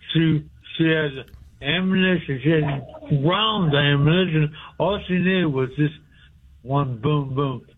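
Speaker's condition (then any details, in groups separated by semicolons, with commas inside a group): Speech impediment; usually hard for host to understand; every word understood by host on this call, clearer than usual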